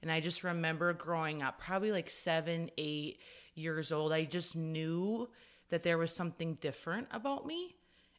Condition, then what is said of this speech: No condition.